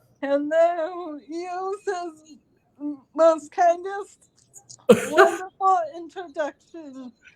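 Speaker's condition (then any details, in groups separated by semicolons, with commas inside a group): Cerebral palsy; since birth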